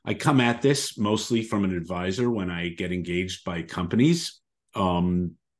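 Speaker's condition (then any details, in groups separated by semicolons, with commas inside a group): No condition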